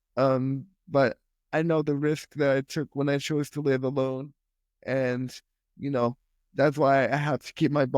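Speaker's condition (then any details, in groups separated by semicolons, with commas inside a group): Spastic quadriplegic cerebral palsy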